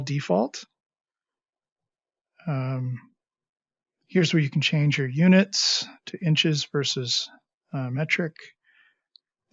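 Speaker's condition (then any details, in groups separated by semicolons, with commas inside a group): No condition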